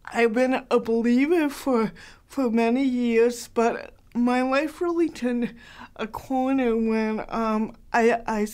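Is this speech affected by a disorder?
Yes: cerebral palsy, mild; hard to understand.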